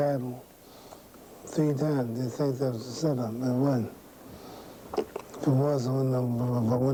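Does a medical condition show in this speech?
Yes: Parkinson's syndrome.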